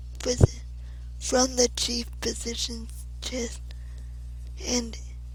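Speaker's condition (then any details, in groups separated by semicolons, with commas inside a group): Cerebral palsy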